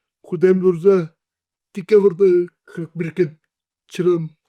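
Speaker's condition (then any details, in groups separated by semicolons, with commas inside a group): Cerebral palsy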